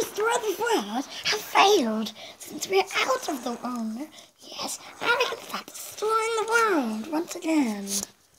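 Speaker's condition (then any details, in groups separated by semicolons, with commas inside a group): No condition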